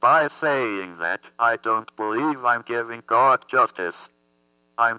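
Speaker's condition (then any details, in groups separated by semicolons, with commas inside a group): Athetoid cerebral palsy; communication box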